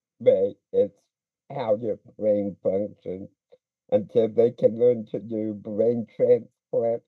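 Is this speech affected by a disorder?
Yes: speech impediment; pretty good speaker when comfortable.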